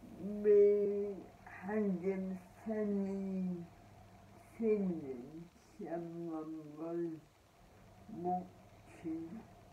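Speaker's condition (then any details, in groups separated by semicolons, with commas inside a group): Cerebral palsy; spastic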